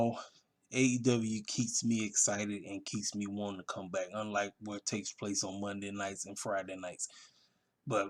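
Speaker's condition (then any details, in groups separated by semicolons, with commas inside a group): No condition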